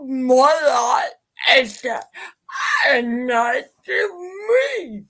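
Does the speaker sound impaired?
Yes: cerebral palsy; speech impairment, limited speaking ability, writing main way to express self, uses Linkgraphia communication device.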